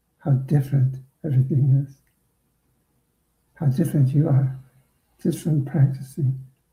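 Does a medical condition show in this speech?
Yes: Parkinson's.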